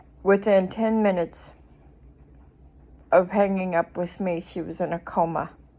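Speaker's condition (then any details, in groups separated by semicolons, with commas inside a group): Cerebral palsy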